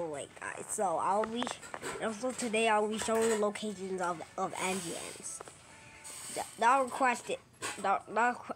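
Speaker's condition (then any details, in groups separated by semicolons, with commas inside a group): No condition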